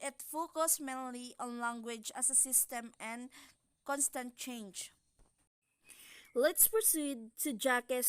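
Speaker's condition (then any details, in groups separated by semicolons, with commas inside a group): No condition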